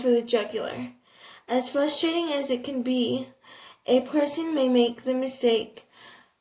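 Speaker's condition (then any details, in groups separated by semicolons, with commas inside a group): Cerebral palsy, athetoid; eats, chews and swallows normally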